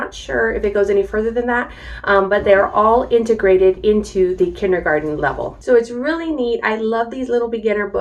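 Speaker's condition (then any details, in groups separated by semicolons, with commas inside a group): No condition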